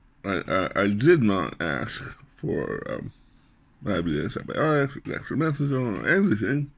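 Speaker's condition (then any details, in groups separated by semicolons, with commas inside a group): Glossectomy with reconstructed tongue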